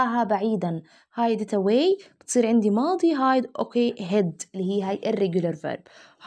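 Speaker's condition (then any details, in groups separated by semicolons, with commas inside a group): No condition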